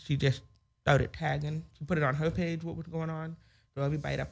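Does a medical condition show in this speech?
Yes: hearing loss with speech impediment; only comfortable speaking within last year or so.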